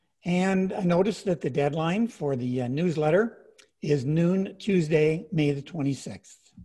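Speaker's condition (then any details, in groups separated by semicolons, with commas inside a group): No condition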